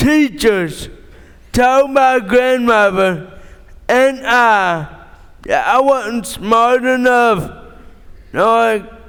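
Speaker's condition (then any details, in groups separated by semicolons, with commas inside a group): Cerebral palsy; born premature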